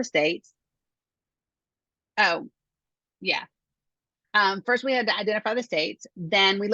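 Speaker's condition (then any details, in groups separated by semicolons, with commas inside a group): No condition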